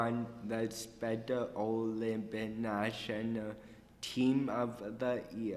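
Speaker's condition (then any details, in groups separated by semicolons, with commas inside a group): Cerebral palsy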